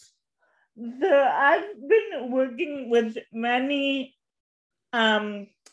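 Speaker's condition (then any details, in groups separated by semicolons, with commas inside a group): Cerebral palsy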